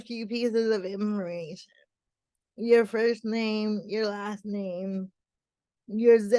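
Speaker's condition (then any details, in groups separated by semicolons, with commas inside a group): Cerebral palsy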